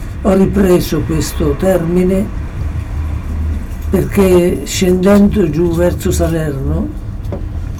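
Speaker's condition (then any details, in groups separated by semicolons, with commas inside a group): Parkinson's disease; approaching final stage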